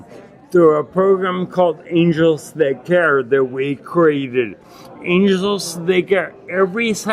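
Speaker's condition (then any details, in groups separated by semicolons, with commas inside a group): Acquired ataxia (lance-adams syndrome)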